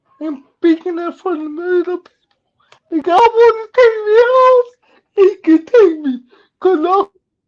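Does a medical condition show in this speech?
Yes: cerebral palsy.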